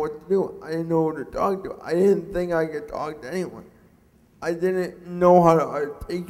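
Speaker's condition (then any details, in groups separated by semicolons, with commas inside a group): Cerebral palsy; mixed quadriplegic type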